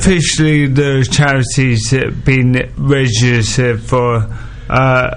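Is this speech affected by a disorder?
Yes: motor neurone disease; progressive neurological disease; daily deterioration; speech heavily impacted, slowed down, slurred around the edges.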